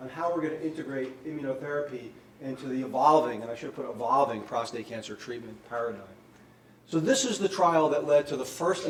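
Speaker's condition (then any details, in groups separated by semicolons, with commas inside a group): No condition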